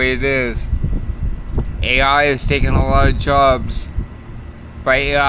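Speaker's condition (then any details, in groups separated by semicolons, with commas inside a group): Multiple sclerosis; sometimes hard to breathe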